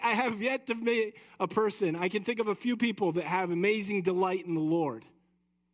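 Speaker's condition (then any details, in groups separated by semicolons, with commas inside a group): No condition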